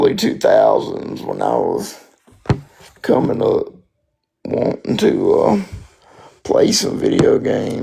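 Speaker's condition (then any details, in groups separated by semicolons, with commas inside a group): Spastic quadriplegic cerebral palsy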